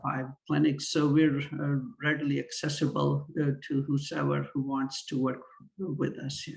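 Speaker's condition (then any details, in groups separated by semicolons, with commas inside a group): No condition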